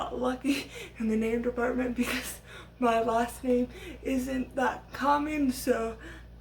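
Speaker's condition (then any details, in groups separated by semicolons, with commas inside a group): Cerebral palsy, severe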